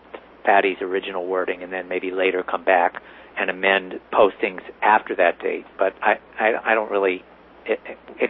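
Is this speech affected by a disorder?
No.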